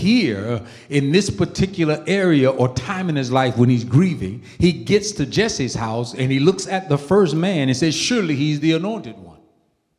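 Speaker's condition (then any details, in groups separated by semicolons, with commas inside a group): No condition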